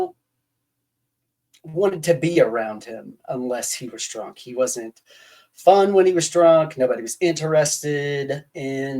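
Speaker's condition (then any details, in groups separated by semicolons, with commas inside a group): No condition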